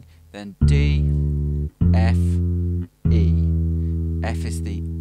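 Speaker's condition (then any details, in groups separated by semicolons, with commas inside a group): No condition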